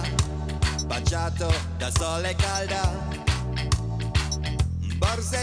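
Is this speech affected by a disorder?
No.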